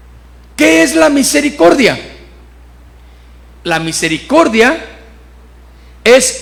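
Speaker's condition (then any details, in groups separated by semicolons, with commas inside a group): No condition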